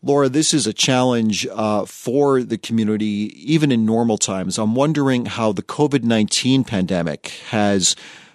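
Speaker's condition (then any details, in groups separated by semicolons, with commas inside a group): No condition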